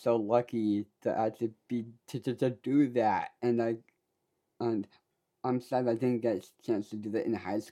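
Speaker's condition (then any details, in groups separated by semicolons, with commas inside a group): Down syndrome; speaking live on radio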